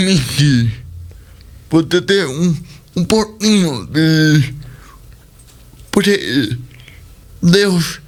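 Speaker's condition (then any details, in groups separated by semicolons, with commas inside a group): Cerebral palsy; present from birth; speech not normal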